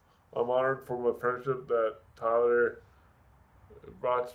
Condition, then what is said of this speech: Brain injury. So yeah, it affects my speech, my balance, and people think I'm drunk.